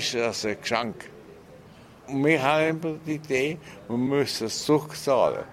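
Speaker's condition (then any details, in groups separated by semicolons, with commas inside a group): Stroke; stroke after a broken leg, aged 83; sometimes speaks a bit slowly, lost some learned local West African languages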